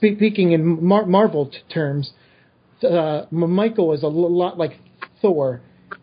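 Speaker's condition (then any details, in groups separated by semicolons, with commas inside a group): Stutter; apologized for so listeners not think of audio issues; repeated sounds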